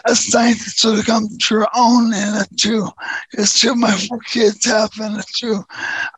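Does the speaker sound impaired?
Yes: neurofibromatosis type 2; genetic nerve tumors since 2011-2012, deaf one ear, hearing and vision loss, two prior brain surgeries; large tumor on brain stem, days before third brain surgery, balance shot; voice shot from brain stem tumor, surgery hoped to improve voice and hearing.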